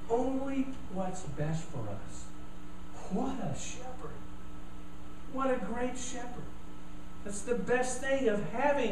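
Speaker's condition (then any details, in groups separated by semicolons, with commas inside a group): No condition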